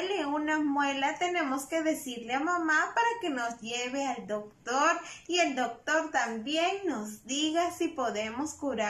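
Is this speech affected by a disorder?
No.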